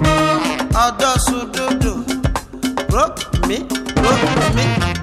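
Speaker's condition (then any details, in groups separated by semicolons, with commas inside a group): No condition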